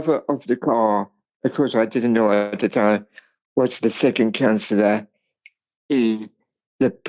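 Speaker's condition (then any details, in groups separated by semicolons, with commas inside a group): Cerebral palsy; wheelchair since late twenties; attended school for speech impairments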